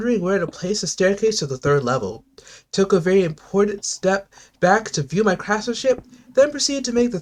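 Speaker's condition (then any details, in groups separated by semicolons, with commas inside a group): No condition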